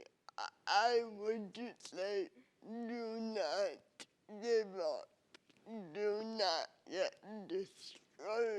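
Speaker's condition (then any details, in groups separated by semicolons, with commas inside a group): Cerebral palsy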